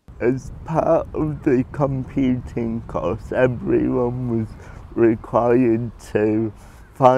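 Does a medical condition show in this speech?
Yes: cerebral palsy; predicted never to talk.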